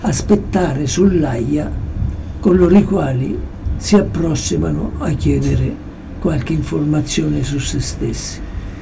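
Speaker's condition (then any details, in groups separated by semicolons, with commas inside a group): Parkinson's disease; approaching final stage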